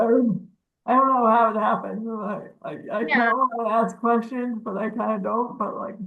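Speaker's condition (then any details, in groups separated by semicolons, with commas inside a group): Cerebral palsy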